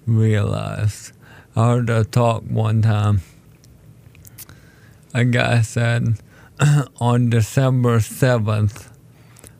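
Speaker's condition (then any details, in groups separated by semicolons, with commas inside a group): ALS; told condition is terminal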